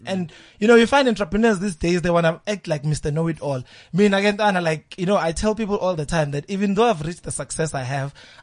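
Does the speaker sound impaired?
No.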